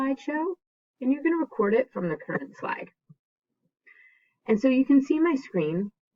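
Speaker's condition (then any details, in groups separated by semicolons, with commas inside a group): No condition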